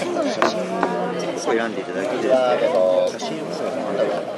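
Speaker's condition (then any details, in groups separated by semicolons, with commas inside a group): No condition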